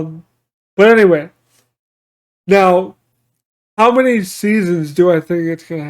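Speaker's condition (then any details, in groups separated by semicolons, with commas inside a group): Cerebral palsy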